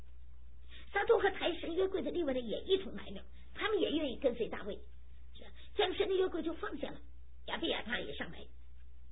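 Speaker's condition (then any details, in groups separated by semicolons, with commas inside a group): No condition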